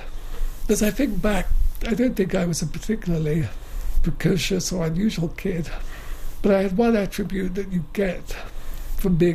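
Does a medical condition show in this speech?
Yes: motor neuron disease; wheelchair user.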